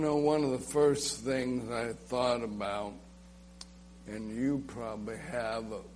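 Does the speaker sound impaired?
Yes: ALS; ALS (amyotrophic lateral sclerosis, Lou Gehrig's), nerve disease attacking nerves and muscles; diagnosed last summer, end of life approaching, muscles quickly stopping working, legs affected, drops things; slurred, slow speech, choking, spitting, swallowing problems.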